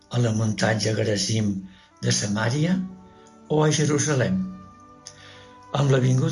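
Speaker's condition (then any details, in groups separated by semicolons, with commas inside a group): No condition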